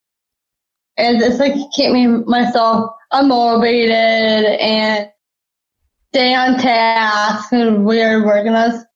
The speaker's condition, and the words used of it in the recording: Down syndrome. But yeah, it was just wonderful to hear her speak and so happy, like, and smiling all the time.